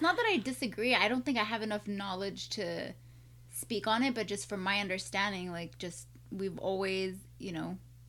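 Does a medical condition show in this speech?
No.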